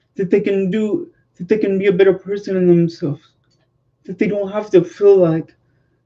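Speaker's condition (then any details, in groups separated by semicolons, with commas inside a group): Cerebral palsy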